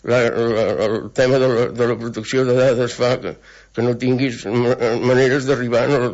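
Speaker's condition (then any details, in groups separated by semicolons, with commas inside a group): Parkinson's disease; brain stops making dopamine affecting psychomotor function, diagnosed 12 years ago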